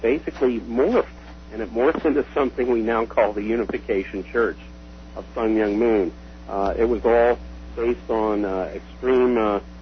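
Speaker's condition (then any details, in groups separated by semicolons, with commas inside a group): No condition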